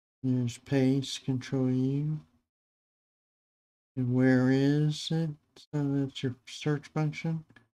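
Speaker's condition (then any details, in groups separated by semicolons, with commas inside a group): Parkinson's disease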